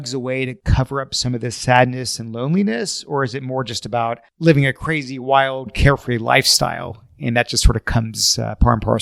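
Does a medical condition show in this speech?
No.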